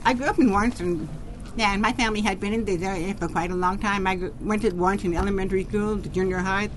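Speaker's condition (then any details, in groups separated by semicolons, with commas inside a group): Deafness; genetic hereditary nerve deafness, born hearing or hard of hearing, profoundly deaf by age five; deaf-sounding voice, mistaken for drunk slurring, sometimes taken as German accent, speech learned while hearing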